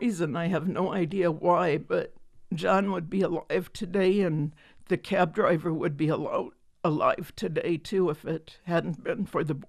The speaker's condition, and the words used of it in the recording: Spasmodic dysphonia. Causes a tremor with your vocal cords.